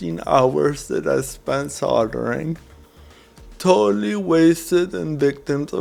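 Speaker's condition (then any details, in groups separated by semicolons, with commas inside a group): Cerebral palsy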